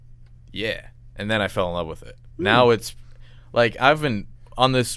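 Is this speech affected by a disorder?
No.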